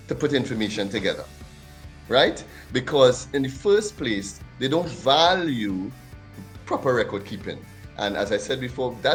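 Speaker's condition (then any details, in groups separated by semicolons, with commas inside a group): No condition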